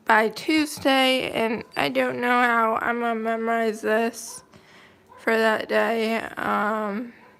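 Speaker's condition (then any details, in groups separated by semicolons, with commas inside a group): Cerebral palsy, mild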